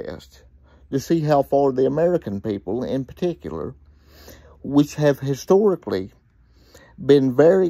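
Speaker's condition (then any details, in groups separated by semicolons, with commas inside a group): Cerebral palsy; reports speaking clearly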